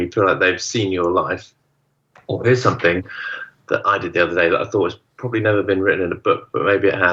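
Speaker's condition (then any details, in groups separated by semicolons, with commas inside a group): No condition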